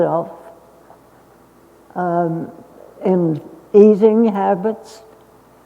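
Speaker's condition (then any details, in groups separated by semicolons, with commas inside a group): Essential tremor; more than half of life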